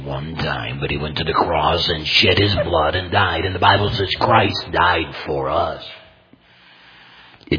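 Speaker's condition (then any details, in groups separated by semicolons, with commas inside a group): Total laryngectomy, complete laryngectomy, voice prosthesis; unusual tone of voice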